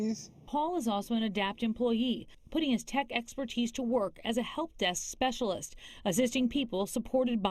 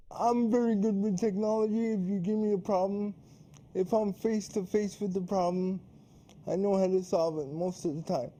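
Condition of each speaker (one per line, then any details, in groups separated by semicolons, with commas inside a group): No condition
Cerebral palsy; limited mobility, trouble using touchscreens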